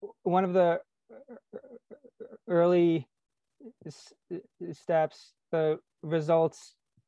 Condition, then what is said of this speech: Stuttering. Well, so that, first of all, that's rarely the case, but when, if I'm fluent, I feel like something is missing.